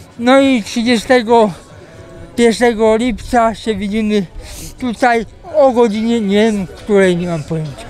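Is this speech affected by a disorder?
Yes: cerebral palsy; childhood onset, limited movement, uses three-wheeled trike.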